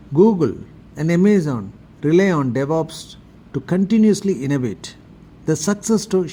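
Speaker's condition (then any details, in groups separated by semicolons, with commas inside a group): No condition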